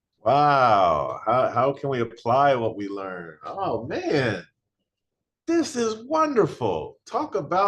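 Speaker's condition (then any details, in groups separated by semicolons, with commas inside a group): No condition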